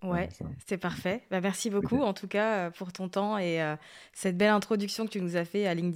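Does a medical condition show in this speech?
No.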